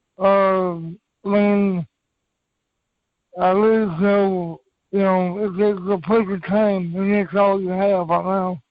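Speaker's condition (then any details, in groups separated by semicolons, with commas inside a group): Cerebral palsy; from birth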